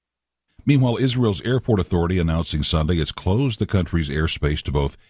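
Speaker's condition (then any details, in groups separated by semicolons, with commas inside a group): No condition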